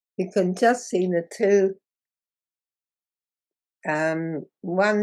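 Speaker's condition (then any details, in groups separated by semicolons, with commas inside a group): Muscular dystrophy; progressive muscle wasting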